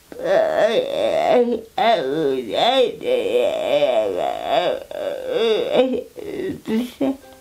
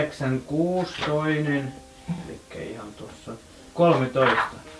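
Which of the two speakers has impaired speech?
The first: cerebral palsy; congenital, since birth; age 83, no personal assistance.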